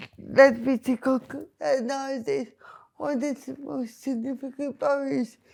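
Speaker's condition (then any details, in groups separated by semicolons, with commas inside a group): Cerebral palsy; speech not always understood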